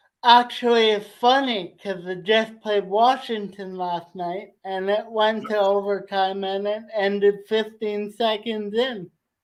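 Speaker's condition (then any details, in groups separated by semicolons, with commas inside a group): Cerebral palsy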